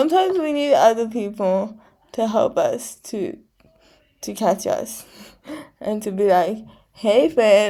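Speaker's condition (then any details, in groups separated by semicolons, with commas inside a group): Cerebral palsy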